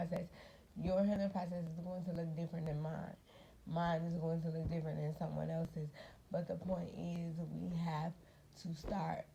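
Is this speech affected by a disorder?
Yes: cerebral palsy.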